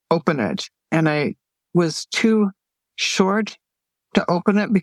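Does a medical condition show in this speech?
Yes: Broca's aphasia after stroke; severe quarter-sized stroke, Broca's area, walked with cane, physical therapist one year, right hand typing impaired; over 3.5 years post-stroke, aphasia nearly overcome after neurofeedback, still dealing with aphasia; early: understood others, spoke little or nothing, knew words but could not form them, word-finding difficulty.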